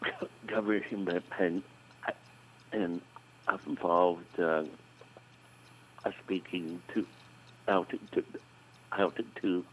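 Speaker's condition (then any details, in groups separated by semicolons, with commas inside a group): Stuttering; stuttering since grade one or two, lifelong, now about 70; still stutters, takes phone calls about stuttering, makes many personal calls; stutters openly, accepts stuttering as part of self; repeated sounds, prolonged sounds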